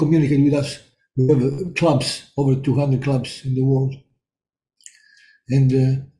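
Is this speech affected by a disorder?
Yes: Parkinson's disease; onset around age 55 or 56, stopped playing guitar because could not play syncopation; about 12 years since diagnosis, ping pong therapy 2-3 times weekly, syncopation regained, symptoms improved.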